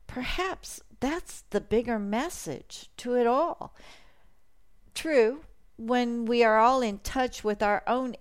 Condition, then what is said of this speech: No condition.